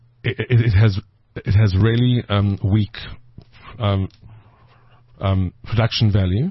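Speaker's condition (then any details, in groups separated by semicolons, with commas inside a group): Stutter; stutter since childhood, bad in youth with strong fear of speaking, shy, later gained confidence; stuttering during interview, more on arrival, more relaxed later; worse under stress, less when relaxed, past fear made him avoid words when ordering; repeated sounds, repeated words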